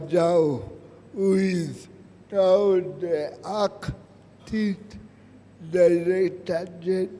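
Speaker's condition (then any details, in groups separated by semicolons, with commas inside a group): Cerebral palsy; present from birth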